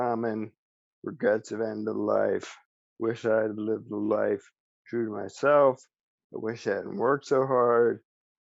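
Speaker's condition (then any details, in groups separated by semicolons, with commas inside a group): ALS; speech still preserved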